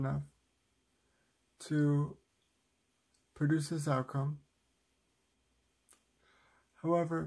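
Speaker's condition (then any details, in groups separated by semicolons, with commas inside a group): Cerebral palsy, spastic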